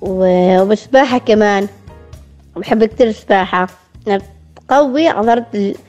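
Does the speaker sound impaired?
Yes: Down syndrome; present from birth, born premature, heart stopped at birth, on devices and breathing machine as newborn; 23 years old.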